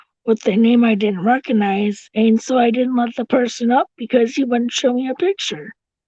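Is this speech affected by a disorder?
Yes: cerebral palsy; tracheotomy.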